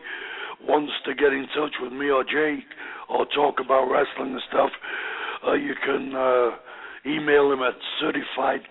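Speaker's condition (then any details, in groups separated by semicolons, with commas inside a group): Voice box damage after neck operation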